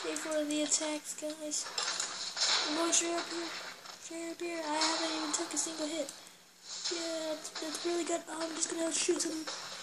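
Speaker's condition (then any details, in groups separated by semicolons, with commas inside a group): No condition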